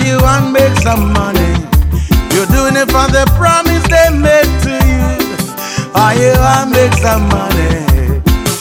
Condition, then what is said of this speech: No condition.